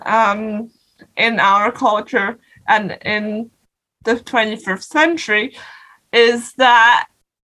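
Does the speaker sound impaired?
Yes: cerebral palsy; non-progressive, needs change over time; uses wheelchair and crutches to move around.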